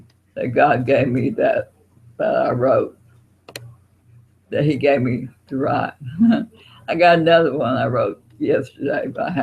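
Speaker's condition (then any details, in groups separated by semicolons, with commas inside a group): Parkinson's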